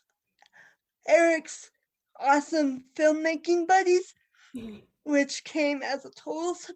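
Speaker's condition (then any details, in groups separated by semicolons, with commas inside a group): Cerebral palsy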